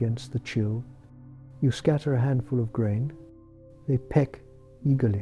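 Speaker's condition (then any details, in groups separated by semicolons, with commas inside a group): No condition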